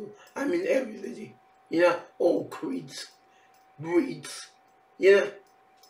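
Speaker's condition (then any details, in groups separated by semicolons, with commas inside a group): Facial palsy; can barely hear own speech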